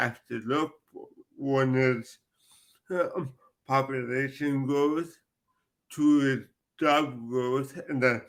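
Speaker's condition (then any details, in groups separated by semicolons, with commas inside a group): Cerebral palsy; cerebral palsy from birth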